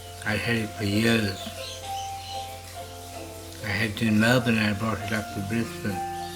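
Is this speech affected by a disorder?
Yes: Parkinson's disease; hypersalivation.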